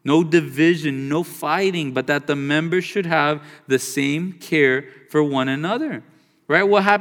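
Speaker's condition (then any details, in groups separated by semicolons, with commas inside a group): No condition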